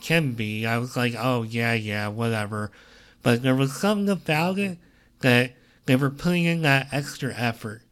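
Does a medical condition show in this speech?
Yes: cleft lip and palate; present since birth.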